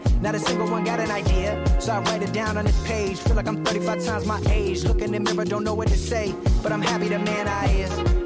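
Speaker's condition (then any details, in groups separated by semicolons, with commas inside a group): No condition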